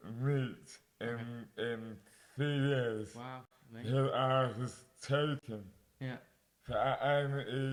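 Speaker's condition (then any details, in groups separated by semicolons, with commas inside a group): Dystonia; mouth impairment affects speech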